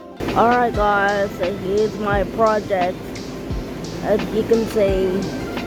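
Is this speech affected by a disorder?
Yes: cerebral palsy.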